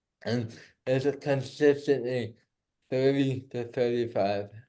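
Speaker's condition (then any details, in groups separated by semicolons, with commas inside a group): Cerebral palsy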